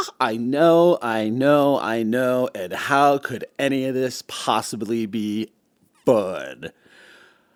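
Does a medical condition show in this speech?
No.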